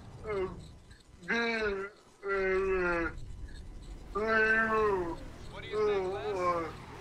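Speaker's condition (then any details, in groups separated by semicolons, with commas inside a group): Cerebral palsy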